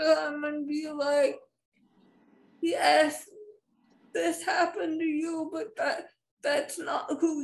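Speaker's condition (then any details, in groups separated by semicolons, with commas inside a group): Spastic cerebral palsy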